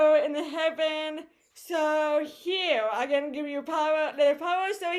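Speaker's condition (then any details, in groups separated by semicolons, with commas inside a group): Cerebral palsy; voice affected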